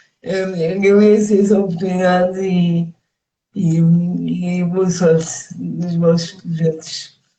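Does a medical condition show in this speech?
Yes: cerebral palsy; speech affected.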